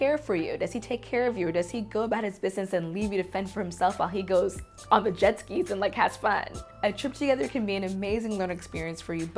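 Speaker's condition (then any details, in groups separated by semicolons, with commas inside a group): No condition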